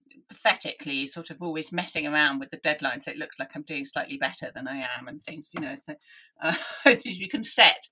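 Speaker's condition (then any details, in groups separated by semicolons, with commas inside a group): Deafness; hopeless and unwieldy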